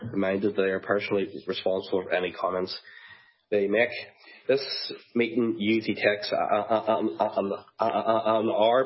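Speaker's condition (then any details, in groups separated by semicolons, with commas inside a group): Stammer; full-blown stammer, meeting may take slightly longer; prolonged sounds, blocks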